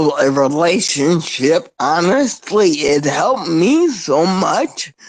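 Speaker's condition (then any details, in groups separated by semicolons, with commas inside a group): Spinocerebellar ataxia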